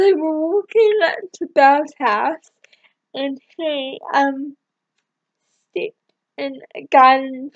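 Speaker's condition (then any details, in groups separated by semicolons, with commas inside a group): Cerebral palsy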